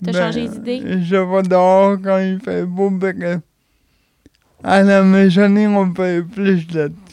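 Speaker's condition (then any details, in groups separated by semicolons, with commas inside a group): Cerebral palsy; age 31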